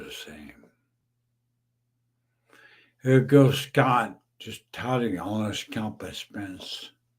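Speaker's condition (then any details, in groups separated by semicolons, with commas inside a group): Brain injury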